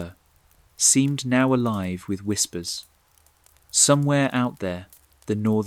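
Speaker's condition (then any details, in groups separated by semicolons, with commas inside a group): No condition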